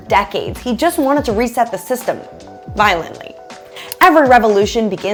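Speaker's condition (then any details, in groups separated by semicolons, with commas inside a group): No condition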